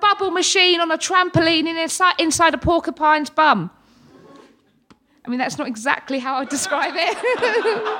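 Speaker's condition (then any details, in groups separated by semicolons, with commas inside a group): Tourette syndrome; tics since childhood, diagnosed in 20s, wheelchair user, seizure-like ticking fits several daily, support worker; frequent vocal and motor tics throughout talk; involuntary vocal tics, hedgehog, cats, random phrases, obscene tics, speech control lost during fits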